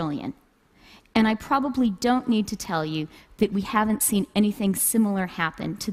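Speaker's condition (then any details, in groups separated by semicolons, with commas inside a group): No condition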